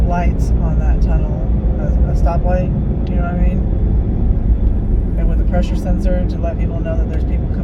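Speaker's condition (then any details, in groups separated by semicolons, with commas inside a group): No condition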